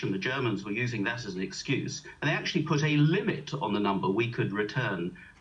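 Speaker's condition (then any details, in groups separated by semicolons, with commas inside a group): No condition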